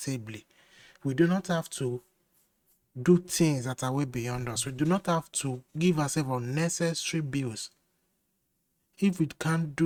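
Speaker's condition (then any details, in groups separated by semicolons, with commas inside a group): No condition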